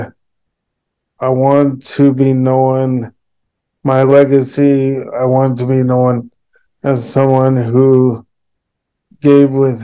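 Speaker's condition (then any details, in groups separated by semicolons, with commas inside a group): Cerebral palsy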